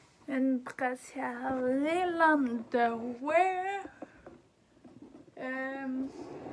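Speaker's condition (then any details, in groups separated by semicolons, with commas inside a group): Ataxia; degenerative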